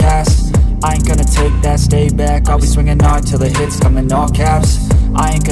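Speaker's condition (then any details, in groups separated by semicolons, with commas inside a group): No condition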